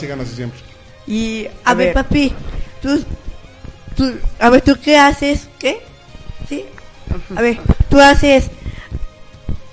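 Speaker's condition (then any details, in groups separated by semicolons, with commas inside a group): Down syndrome; congenital, boy of about thirteen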